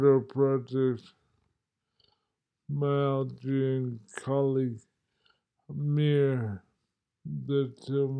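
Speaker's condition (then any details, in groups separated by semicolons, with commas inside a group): Multiple sclerosis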